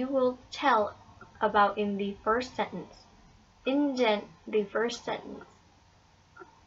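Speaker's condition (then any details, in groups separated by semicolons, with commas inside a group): No condition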